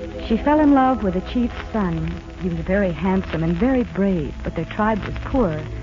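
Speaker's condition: No condition

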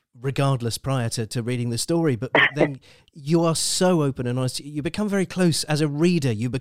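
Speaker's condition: No condition

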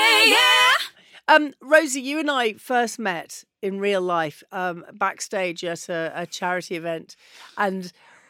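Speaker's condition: No condition

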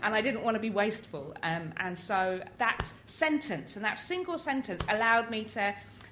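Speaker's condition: Tourette's; involuntary swearing, random words like 'hedgehog', 'geronimo', 'salad' mid-sentence

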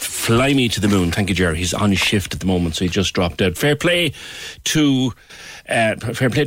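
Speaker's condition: No condition

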